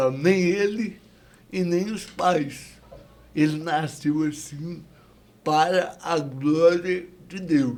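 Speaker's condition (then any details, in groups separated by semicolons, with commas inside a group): Cerebral palsy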